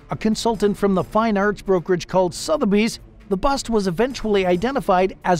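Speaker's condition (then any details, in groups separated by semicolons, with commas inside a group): No condition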